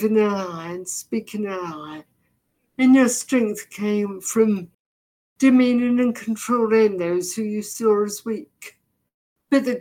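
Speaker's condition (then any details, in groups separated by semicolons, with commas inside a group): Deafness, severe; progressive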